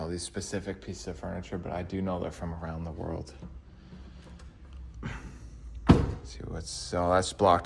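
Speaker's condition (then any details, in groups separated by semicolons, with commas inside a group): No condition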